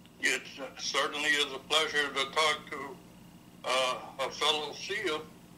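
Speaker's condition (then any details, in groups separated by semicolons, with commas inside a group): Parkinson's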